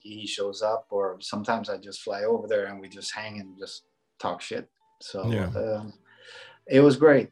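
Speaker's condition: No condition

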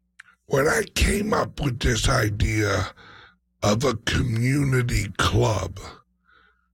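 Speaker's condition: Speech impediment, mild

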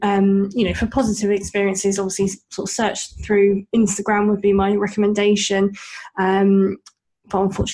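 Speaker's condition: Bilateral cleft lip and palate; congenital

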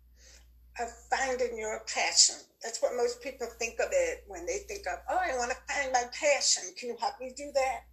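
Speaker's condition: Deafness; total hearing loss since age 19

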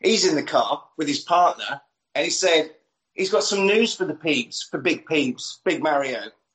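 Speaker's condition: No condition

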